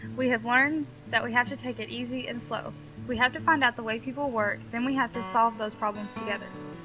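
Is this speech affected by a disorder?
No.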